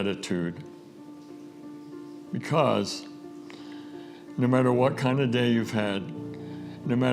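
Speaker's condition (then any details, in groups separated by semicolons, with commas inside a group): ALS; diagnosed almost two years ago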